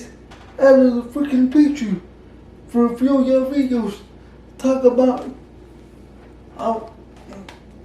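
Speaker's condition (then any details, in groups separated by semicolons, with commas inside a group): Cerebral palsy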